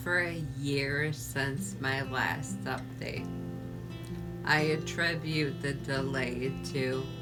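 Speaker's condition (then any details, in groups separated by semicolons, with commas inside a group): ALS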